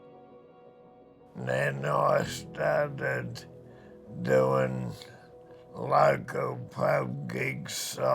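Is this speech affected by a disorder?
Yes: MND; first symptoms in speech; speech affected first, can no longer sing.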